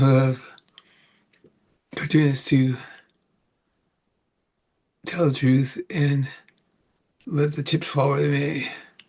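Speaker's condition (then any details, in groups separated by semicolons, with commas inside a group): Parkinson's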